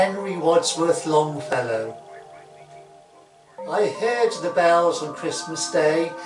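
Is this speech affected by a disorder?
No.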